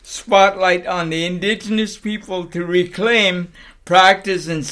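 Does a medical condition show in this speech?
Yes: cerebral palsy.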